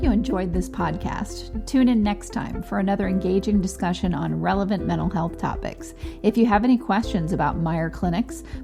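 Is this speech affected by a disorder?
No.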